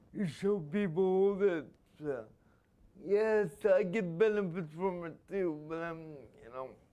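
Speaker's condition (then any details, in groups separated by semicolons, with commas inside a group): Spastic quadriplegia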